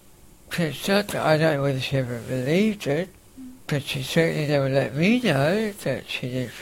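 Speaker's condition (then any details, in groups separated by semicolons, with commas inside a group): Facioscapulohumeral muscular dystrophy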